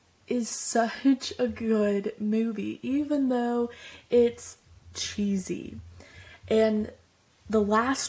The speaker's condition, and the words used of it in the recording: Stuttering. I've made friends in my favorite coffee shop and I stutter, and I don't need to explain myself.